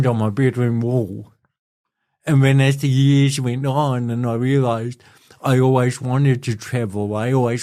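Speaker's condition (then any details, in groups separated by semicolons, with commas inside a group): Cerebral palsy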